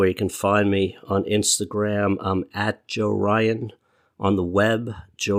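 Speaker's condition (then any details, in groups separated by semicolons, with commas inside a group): No condition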